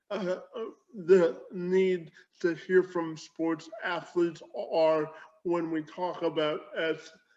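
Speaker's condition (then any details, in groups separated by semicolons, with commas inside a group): Spastic quadriplegia cerebral palsy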